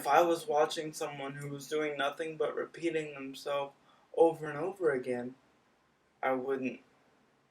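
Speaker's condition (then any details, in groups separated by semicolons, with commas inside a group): Cerebral palsy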